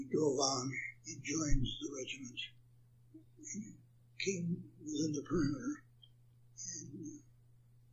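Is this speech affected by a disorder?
Yes: Parkinson's.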